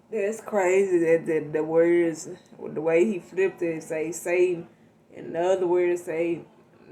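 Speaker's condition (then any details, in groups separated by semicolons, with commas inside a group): Cerebral palsy; not paralyzed, can stand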